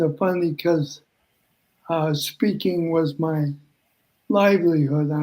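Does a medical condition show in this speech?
Yes: ALS; diagnosed two years ago, earlier symptoms; mainly affects voice and breathing.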